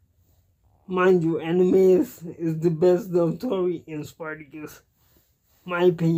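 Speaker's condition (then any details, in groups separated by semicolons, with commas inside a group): Cerebral palsy; cannot walk, uses wheelchair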